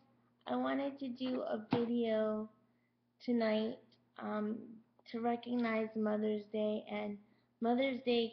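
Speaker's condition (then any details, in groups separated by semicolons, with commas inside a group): Cerebral palsy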